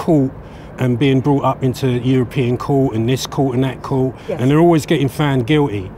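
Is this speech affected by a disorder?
No.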